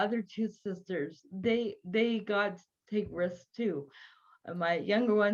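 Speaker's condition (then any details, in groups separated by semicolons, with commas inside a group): Cerebral palsy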